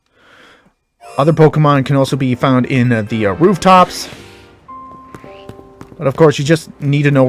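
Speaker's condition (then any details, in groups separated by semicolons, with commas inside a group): No condition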